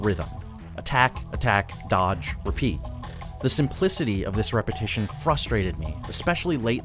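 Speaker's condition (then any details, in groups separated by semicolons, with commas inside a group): No condition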